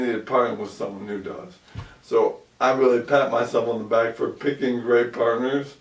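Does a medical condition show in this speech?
Yes: ALS; about 2 years since onset.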